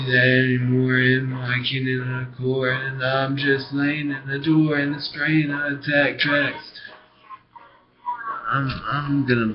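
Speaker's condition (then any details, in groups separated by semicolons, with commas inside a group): Brain injury; bicycle accident head injury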